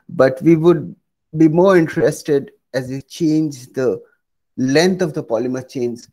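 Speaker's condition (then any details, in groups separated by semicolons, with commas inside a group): No condition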